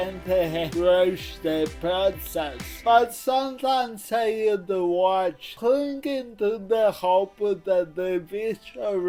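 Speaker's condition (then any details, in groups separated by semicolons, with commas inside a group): Cerebral palsy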